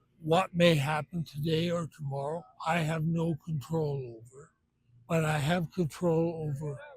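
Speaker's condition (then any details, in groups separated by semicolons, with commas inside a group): Benign essential tremor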